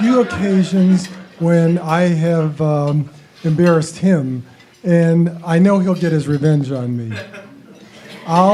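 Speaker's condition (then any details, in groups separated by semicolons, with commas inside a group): No condition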